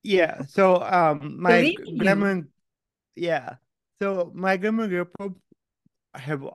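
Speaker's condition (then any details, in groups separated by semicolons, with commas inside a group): Cerebral palsy; oxygen loss brain damage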